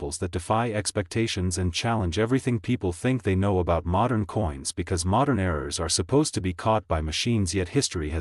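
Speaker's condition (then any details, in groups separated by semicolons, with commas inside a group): No condition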